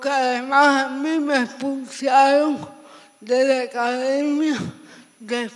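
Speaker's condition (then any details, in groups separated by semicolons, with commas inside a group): Severe cerebral palsy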